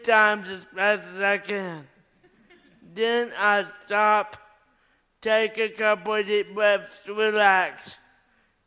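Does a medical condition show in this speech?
Yes: cerebral palsy; arm paralysis with muscle contraction, uses left hand only; three botox shots every 3 months at Vanderbilt relax arm muscles, allow straightening arm.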